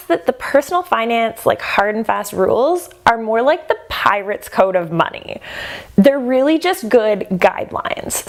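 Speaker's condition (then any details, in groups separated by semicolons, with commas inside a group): No condition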